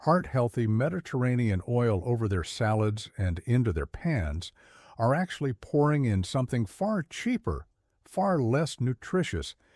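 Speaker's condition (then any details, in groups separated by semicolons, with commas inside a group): No condition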